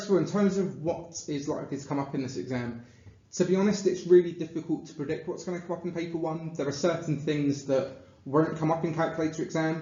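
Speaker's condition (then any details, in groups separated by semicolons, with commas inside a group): No condition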